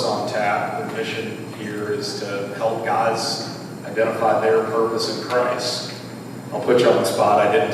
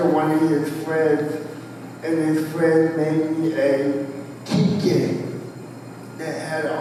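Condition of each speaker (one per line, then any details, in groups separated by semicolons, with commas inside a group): No condition
Cerebral palsy; spastic quadriplegic, all four limbs, wheelchair, past surgeries; voice not always strong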